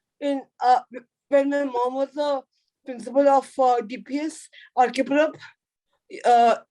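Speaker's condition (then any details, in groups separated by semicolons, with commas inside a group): Cerebral palsy; floppy limbs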